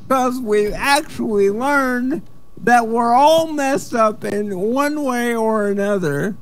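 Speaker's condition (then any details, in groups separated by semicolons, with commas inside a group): Cerebral palsy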